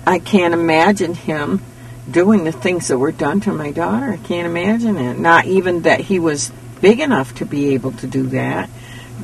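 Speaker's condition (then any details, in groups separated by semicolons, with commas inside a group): No condition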